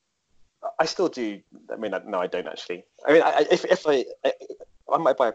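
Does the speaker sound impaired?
Yes: stutter; speech impediment; here repeated sounds, repeated words.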